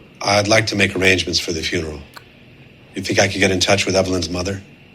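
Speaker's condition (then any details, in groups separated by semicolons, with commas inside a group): No condition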